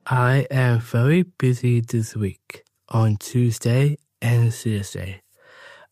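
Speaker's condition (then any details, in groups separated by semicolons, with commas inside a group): Down syndrome; age 21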